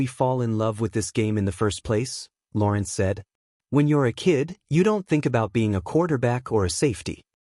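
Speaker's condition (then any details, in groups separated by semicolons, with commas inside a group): No condition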